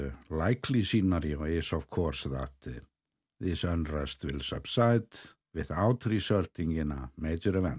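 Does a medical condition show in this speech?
No.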